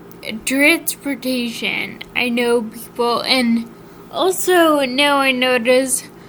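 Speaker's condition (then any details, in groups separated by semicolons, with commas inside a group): Friedreich's ataxia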